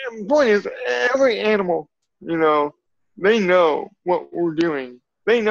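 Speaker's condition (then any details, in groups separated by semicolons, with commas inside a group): Cerebral palsy; from birth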